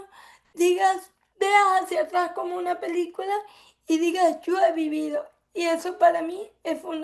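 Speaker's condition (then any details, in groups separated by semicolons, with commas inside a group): Cerebral palsy; from birth; affects speech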